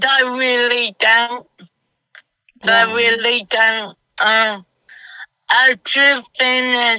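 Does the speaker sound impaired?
Yes: cerebral palsy; self-described as half-CP.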